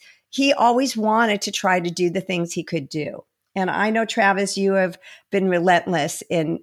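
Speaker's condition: No condition

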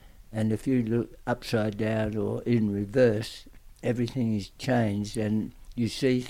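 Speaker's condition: Tongue cancer; aggressive tongue cancer

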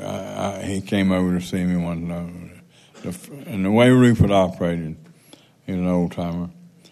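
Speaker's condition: Parkinson's

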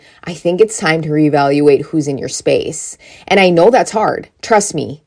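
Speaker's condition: No condition

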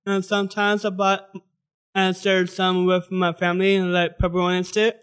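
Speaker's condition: Down syndrome

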